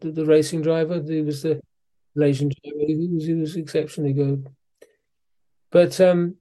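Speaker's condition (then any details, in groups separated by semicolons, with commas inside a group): Parkinson's disease; physiotherapy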